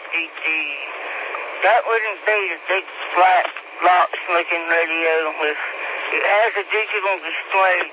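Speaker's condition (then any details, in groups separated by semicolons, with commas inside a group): Speech impediment; still talks on ham radio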